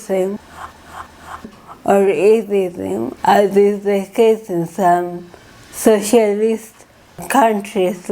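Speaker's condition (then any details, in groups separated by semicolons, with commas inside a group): Cerebral palsy; from birth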